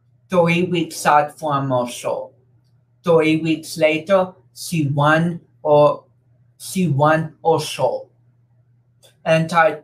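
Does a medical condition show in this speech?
Yes: cerebral palsy; affects cerebrum and cerebellum.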